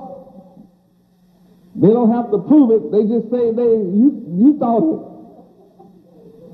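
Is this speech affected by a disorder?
No.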